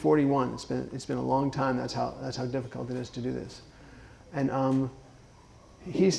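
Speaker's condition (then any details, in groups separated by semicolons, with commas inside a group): Parkinson's disease; left foot dystonia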